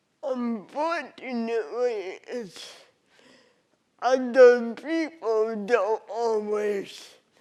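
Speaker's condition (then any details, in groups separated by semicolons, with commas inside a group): Cerebral palsy; cerebral palsy accent, listeners adjust over time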